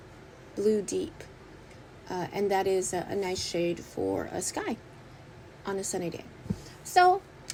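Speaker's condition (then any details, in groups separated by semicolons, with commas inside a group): No condition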